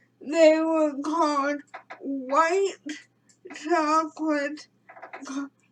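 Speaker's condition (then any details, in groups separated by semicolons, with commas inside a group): Cerebral palsy; premature birth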